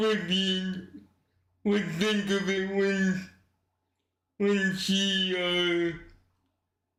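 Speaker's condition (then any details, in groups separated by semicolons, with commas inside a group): Cerebral palsy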